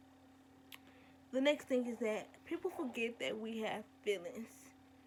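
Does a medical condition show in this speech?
Yes: cerebral palsy.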